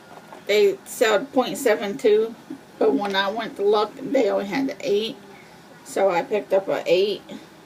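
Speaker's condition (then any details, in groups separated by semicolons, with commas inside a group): Cerebral palsy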